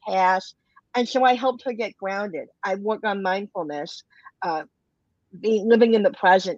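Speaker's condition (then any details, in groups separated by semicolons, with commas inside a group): Cleft lip and palate, bilateral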